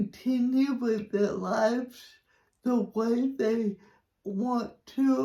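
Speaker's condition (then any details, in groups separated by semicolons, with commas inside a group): Cerebral palsy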